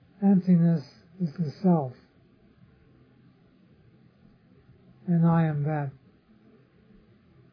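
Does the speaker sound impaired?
Yes: Parkinson's disease; others offer remedies.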